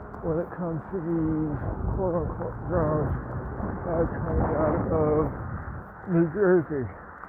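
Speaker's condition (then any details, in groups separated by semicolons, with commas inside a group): Parkinson's; speech impediment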